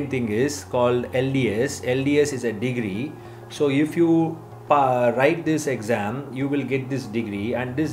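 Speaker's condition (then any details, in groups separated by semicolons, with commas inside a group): No condition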